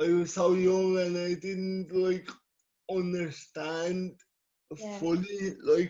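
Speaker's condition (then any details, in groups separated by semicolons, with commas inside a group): Cerebral palsy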